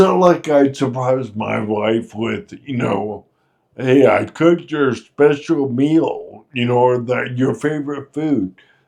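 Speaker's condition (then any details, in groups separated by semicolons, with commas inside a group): Friedreich's ataxia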